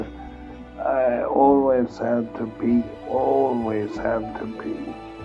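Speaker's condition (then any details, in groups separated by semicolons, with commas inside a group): Multiple sclerosis; progressive form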